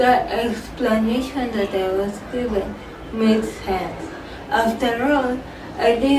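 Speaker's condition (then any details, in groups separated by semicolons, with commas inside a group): Cerebral palsy; from birth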